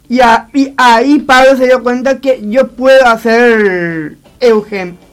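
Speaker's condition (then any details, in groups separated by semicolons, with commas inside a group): Down syndrome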